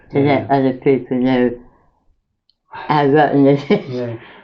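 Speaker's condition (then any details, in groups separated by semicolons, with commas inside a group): Mouth cancer after operations; 23 years since diagnosis, permanent mouth and tongue pain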